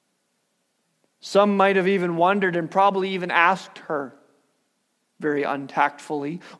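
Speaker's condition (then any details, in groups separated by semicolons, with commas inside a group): No condition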